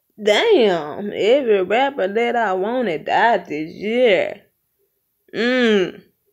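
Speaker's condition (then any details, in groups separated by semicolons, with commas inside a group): Cerebral palsy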